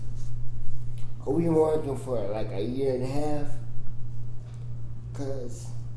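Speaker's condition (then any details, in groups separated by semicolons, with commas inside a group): Cerebral palsy; congenital, present from birth; prevents flowing speech, says a few words then staggers, teacher Duke sings main rap vocals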